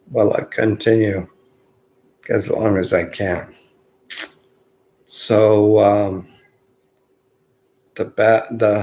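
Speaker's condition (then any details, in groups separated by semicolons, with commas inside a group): Multiple sclerosis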